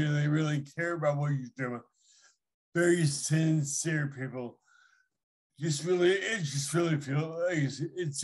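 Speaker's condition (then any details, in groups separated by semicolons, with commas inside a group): Huntington disease; inherited; late onset after 40s, strong symptoms, progressing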